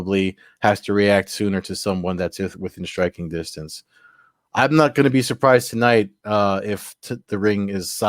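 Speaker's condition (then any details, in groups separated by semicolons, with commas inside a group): No condition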